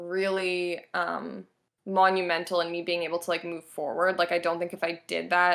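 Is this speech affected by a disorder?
No.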